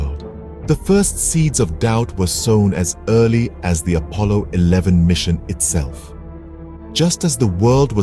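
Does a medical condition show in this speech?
No.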